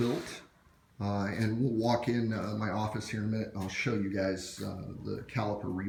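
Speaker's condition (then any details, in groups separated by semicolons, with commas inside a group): No condition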